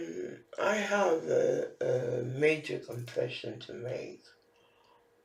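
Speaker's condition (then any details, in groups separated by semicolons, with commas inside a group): Facial palsy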